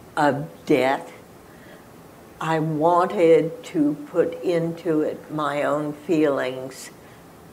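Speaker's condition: Spasmodic dysphonia; could not talk for 4 months before diagnosis, injections allow continued radio broadcasting

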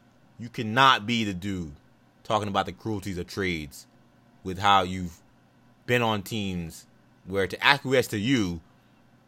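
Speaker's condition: No condition

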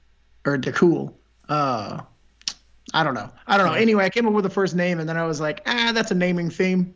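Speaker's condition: No condition

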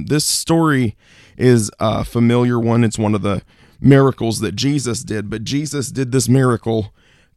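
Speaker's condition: No condition

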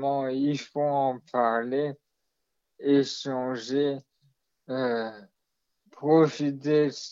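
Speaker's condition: Maladie de Charcot (ALS); diagnosed in adulthood

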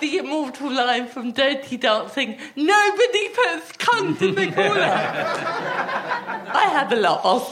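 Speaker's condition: Athetoid cerebral palsy; with myotonia and ataxia

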